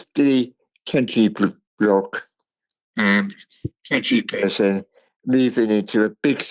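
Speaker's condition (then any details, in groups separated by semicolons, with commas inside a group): Cerebral palsy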